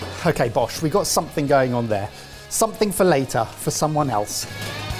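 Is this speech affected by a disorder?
No.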